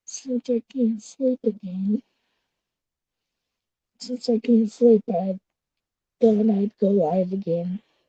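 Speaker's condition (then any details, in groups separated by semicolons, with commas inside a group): Cerebral palsy; visible disability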